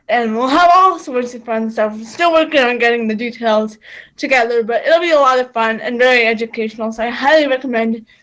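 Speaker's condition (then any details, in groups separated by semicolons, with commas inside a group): Cerebral palsy; quadriplegic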